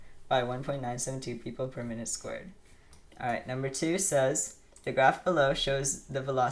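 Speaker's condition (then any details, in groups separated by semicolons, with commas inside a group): No condition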